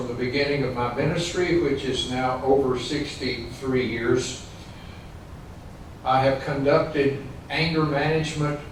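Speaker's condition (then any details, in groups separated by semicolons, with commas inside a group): No condition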